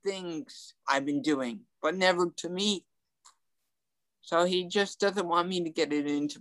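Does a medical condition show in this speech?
Yes: ataxic cerebral palsy; from birth, mild, legs mostly, also arms, walked at about age four; walks short distances, no wheelchair since femur fracture recovery, past physical, occupational, speech therapy; talking affected, tongue affected a little, frequent stuttering in past, improved with speech therapy.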